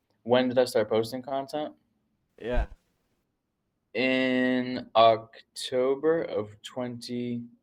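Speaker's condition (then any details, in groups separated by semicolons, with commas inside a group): No condition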